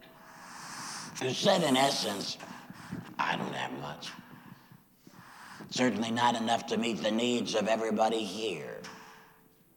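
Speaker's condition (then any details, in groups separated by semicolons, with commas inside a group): Laryngectomy after throat cancer; voice prosthesis placed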